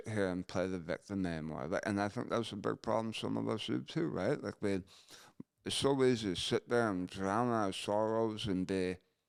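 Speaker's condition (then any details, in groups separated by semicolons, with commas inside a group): Gunshot injury to chin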